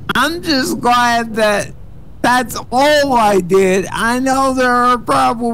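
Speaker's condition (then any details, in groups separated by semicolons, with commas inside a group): Cerebral palsy; speech sounds drunk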